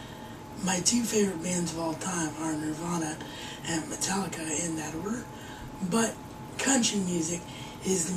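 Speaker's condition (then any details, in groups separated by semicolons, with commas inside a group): Cerebral palsy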